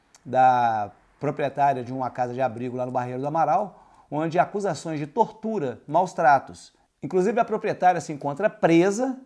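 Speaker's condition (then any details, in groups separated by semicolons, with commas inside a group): No condition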